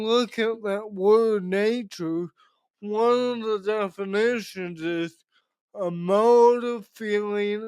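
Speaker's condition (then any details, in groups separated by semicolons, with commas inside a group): Cerebral palsy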